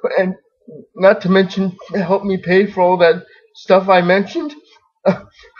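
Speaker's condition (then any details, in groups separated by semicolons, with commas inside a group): Spastic diplegia cerebral palsy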